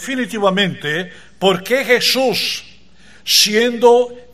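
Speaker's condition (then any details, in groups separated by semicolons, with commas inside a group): No condition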